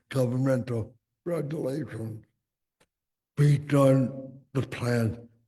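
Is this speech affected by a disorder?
Yes: cerebral palsy.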